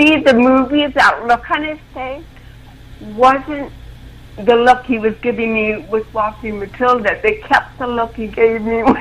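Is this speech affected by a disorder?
Yes: cerebral palsy; involuntary movements.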